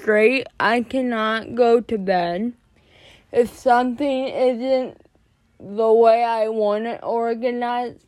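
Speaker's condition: Cerebral palsy; more jerking in class

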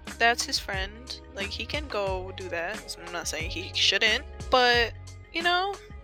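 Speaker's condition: No condition

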